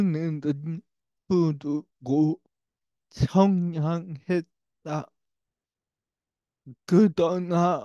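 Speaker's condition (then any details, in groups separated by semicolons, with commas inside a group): Brain lesion disability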